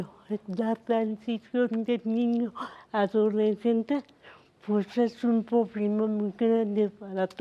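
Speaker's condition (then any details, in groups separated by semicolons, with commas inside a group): Cerebral palsy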